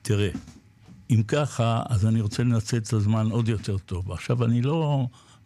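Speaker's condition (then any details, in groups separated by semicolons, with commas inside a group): Parkinson's disease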